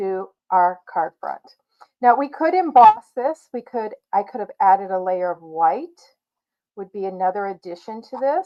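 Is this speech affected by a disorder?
No.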